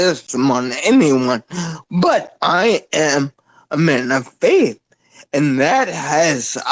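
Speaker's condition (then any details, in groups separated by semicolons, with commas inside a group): Spinocerebellar ataxia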